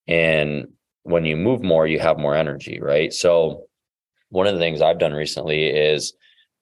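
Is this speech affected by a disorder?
No.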